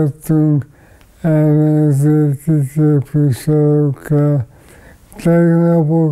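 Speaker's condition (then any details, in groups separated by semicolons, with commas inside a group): ALS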